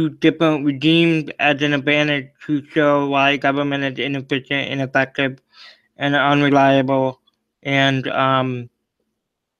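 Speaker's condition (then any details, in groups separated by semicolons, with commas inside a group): Cerebral palsy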